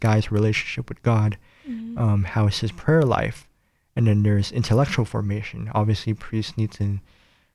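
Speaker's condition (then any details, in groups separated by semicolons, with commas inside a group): Cleft palate; congenital cleft palate involving mouth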